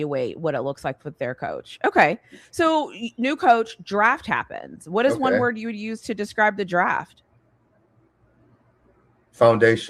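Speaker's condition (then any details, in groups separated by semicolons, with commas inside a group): No condition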